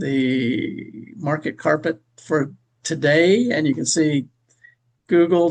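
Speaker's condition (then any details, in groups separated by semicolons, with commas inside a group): No condition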